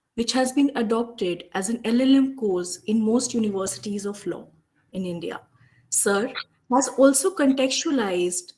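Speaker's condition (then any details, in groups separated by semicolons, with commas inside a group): No condition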